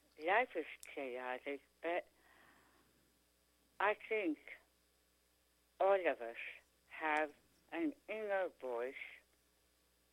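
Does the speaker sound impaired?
Yes: tongue cancer; stage 4 tongue cancer, chronic sore throat symptom, Dr. Oxford removed three quarters of tongue, two surgeries; speaking and eating again after surgery; could not speak, swallow or eat after surgery, feeding tube, now speaks pretty clearly.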